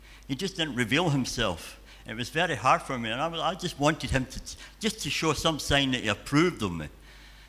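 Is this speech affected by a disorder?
Yes: cleft palate and cleft lip.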